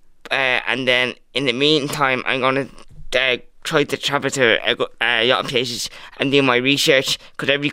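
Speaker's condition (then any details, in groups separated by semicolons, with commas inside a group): Cerebral palsy; congenital, diagnosed age 2 by Colm Costigan, delayed milestones from 7 months, lifelong powered wheelchair use; able to move quite well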